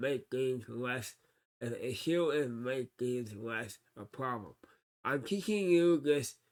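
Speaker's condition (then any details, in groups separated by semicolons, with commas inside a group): Cerebral palsy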